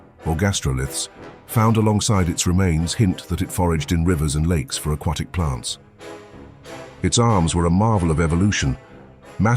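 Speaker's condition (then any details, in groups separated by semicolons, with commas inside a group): No condition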